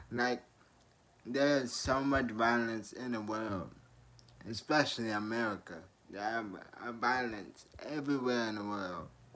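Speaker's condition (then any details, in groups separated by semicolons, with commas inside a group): Traumatic brain injury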